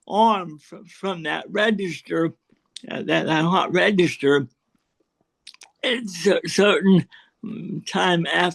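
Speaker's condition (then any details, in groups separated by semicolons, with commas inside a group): Cerebral palsy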